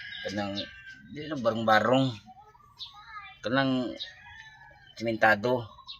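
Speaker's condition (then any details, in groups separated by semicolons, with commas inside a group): No condition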